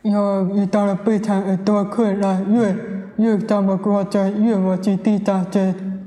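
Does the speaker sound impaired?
Yes: hearing impairment; wears hearing aid, hears car horns and ambulance sirens with hearing aid; converses orally with host without interpreter; speech not very clear, others may not understand her.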